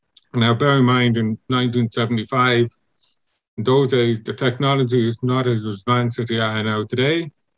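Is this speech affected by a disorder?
Yes: congenital deafness; born deaf, cause unknown, not hereditary, undiagnosed for about 12 months; wears two hearing aids, previously one while ear trained to aids; learned to speak via audiologists and speech therapist Jim from America, lip reading learned from Jim.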